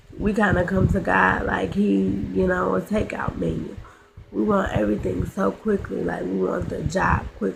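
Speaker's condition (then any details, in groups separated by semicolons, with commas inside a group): Cerebral palsy, spastic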